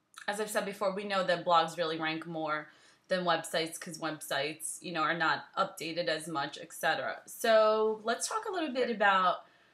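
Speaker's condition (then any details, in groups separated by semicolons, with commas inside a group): No condition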